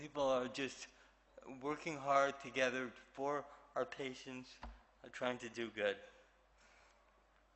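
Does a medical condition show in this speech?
Yes: cerebral palsy; affects movement and speech.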